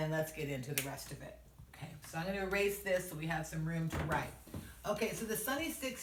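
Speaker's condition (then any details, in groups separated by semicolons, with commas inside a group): No condition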